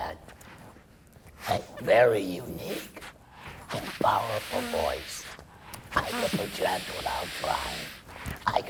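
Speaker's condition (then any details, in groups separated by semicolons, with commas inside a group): Laryngectomy for laryngeal cancer; total laryngectomy, neck stoma, prior tumor surgeries, chemoradiation; radiation fibrosis, neck muscle cramps, little throat feeling; natural voice lost, swallowing difficulty, throat narrowing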